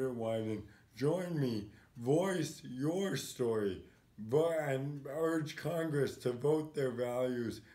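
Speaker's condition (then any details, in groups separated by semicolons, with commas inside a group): ALS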